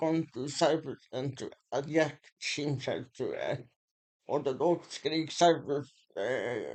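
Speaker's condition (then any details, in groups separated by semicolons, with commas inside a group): Muscular Parkinson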